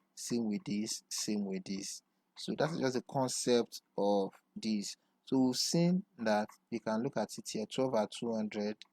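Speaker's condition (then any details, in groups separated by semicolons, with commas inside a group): No condition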